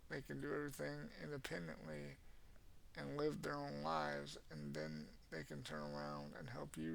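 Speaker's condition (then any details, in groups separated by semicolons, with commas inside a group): Cerebral palsy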